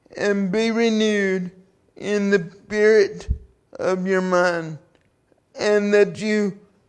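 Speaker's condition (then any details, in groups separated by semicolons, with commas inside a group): Cerebral palsy; carried by parents and friends since birth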